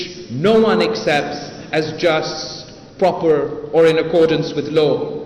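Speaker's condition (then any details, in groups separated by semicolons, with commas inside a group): No condition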